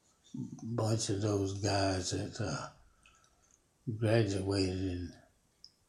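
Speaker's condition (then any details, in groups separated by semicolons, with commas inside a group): Parkinson's disease; never broken a bone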